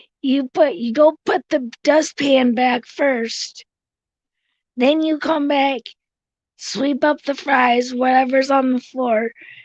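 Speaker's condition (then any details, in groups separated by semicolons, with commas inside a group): Cerebral palsy; tracheotomy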